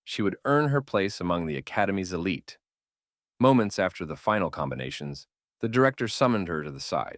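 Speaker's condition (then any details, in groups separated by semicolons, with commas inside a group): No condition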